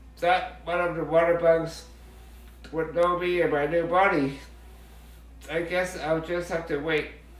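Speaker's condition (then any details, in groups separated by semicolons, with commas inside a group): Muscular dystrophy, Duchenne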